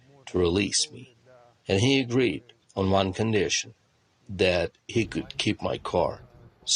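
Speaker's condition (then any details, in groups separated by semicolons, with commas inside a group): No condition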